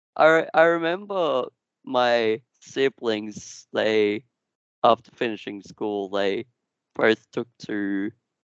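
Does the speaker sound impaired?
Yes: Duchenne muscular dystrophy; progressive.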